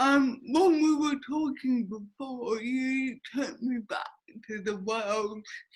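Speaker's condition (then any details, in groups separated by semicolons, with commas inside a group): Cerebral palsy; affects speech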